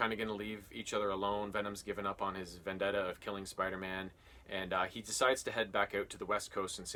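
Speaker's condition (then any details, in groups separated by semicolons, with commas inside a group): No condition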